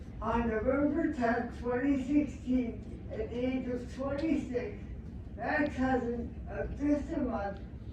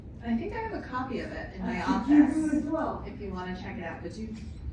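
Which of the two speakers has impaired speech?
The first: traumatic brain injury; assault, four skull fractures, affects balance, speech, eating; 10-month coma, one crutch, ongoing therapy; relearned speaking and eating, years of speech therapy, earlier tracheotomy, ventilator.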